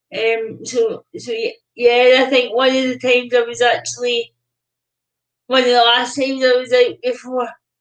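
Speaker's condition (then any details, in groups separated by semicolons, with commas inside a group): Cerebral palsy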